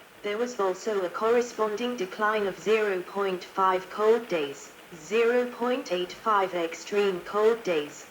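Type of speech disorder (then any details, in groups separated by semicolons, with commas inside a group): None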